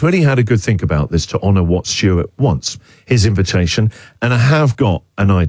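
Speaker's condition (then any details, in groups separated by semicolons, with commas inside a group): No condition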